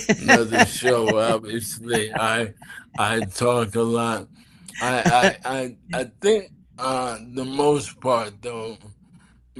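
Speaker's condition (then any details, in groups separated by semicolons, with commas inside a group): ALS; throat muscles affected, speech slowed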